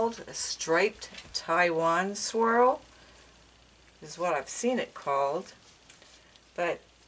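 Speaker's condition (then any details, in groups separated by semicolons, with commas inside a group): No condition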